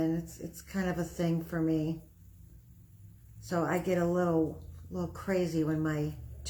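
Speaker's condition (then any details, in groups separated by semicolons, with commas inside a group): No condition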